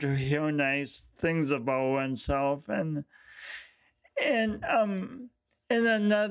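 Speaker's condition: Speech impediment; impediment noticeable on first meeting but words formed

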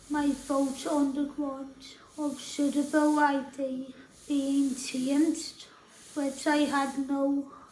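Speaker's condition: Tracheostomy and ventilator dependent; electric and manual wheelchairs

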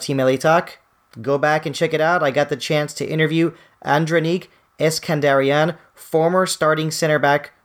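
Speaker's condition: No condition

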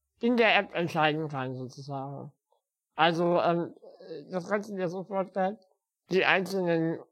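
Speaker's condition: Spinal muscular atrophy; uses wheelchair

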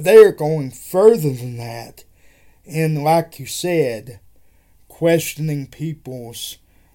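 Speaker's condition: Cerebral palsy; wheelchair user

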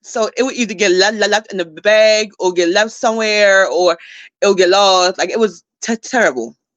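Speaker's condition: Stuttering; repeated sounds

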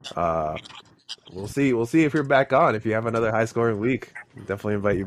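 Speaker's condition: No condition

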